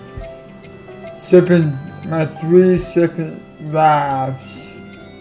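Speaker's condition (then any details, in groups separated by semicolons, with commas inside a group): Cerebral palsy; affects legs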